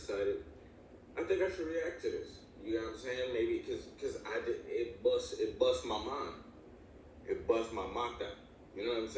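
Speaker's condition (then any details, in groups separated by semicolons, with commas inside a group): No condition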